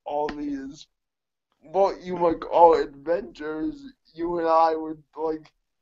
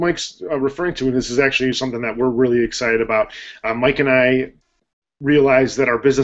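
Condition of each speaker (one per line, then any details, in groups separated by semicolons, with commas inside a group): Cerebral palsy; mixed quadriplegia, birth brain injury, spinal fusion with rods; age 26, physically very severe, mobility worsening, two-person lift; affects all muscles including speech, speech impediment
No condition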